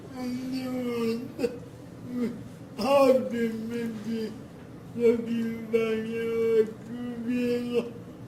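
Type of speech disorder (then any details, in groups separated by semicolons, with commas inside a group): Dysarthria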